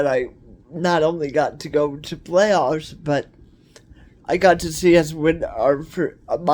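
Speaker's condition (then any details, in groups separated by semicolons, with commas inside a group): Cerebral palsy; cerebral palsy, wheelchair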